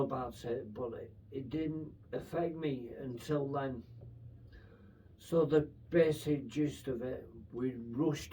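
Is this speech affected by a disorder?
Yes: brain infection with surgery.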